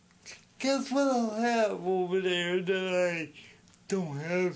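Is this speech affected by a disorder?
Yes: speech impediment; sometimes hard for others to understand.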